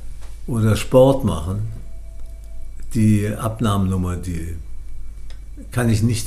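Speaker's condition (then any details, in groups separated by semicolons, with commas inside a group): Parkinson's disease; first diagnosed by a psychiatrist, treated by professor Jens Volkmann in Würzburg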